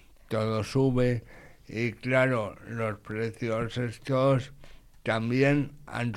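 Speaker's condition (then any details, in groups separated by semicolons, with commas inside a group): Condition akin to cerebral palsy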